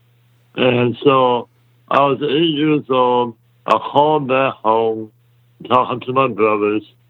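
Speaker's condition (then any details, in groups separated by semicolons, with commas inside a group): Muscular dystrophy; congenital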